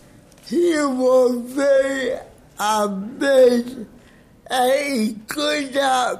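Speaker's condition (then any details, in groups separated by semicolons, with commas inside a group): Cerebral palsy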